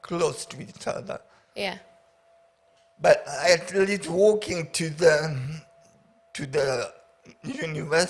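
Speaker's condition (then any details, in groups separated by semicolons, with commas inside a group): Paraplegia with essential tremor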